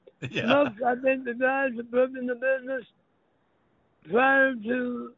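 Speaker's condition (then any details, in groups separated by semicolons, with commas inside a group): Throat cancer; sometimes chokes up while speaking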